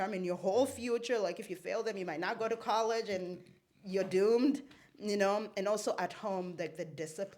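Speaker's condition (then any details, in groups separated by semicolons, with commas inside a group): No condition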